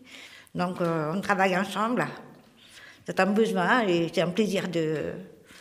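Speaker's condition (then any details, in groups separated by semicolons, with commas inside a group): Hearing impairment; attended specialized school for hearing impaired; about monthly sessions with speech therapist Jackie for speaking and listening; still working to progress in speaking and listening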